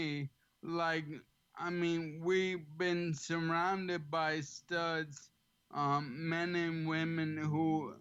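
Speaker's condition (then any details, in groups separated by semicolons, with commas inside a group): ALS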